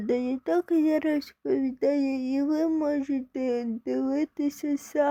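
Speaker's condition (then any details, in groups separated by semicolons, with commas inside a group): Cerebral palsy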